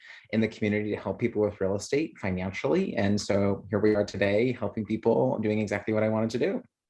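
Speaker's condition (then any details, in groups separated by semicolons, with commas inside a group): No condition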